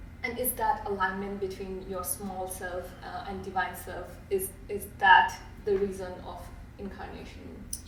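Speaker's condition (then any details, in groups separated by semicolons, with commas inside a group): No condition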